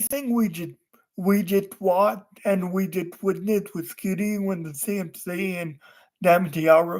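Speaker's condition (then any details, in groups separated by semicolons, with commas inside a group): Cerebral palsy; wheelchair user, unable to walk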